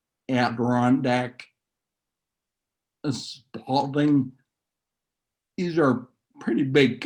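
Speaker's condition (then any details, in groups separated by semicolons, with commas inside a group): Neurological disease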